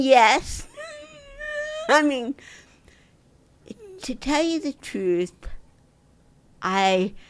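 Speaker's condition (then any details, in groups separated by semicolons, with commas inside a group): Dystonia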